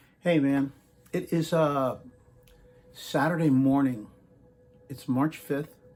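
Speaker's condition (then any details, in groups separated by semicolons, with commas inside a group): No condition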